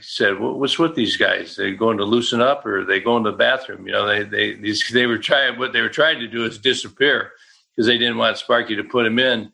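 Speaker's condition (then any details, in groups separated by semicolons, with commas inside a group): Parkinson's disease; right brain more affected, left body side compromised, early muscle, posture changes, limp, prior neck surgery; once unable to talk on broadcast around diagnosis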